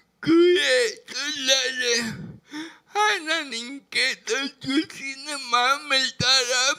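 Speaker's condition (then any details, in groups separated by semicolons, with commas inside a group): Brain lesion disability grade 1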